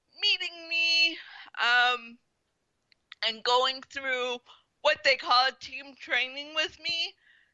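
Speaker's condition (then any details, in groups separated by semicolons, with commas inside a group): Spastic quadriplegic cerebral palsy; diagnosed at one year, believed caused by stroke shortly after birth, power wheelchair, walks with walker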